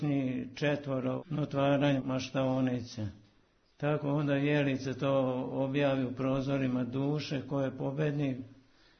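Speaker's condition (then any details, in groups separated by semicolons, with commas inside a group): Parkinson's disease; converses normally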